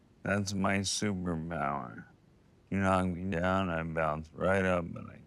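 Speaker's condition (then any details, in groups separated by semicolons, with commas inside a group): ALS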